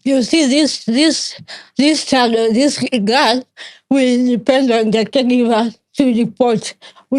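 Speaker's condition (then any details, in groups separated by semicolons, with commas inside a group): Cerebral palsy; since childhood, managed with therapy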